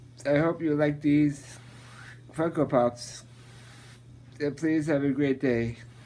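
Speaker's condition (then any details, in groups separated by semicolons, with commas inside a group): Muscular dystrophy, Duchenne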